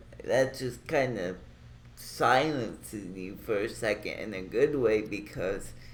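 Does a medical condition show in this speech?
Yes: cerebral palsy.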